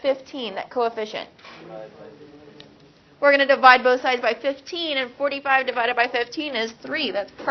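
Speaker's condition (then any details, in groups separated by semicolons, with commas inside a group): No condition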